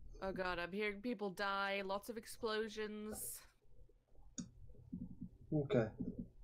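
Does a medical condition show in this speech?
No.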